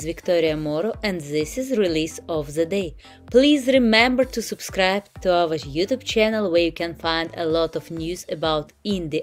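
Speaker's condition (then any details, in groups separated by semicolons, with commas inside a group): No condition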